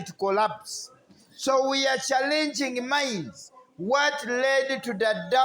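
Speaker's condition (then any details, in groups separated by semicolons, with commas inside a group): No condition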